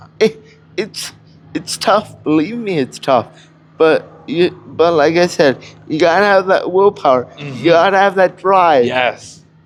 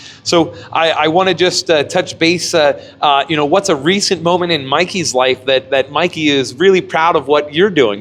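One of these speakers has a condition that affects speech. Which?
The first: cerebral palsy; cannot walk.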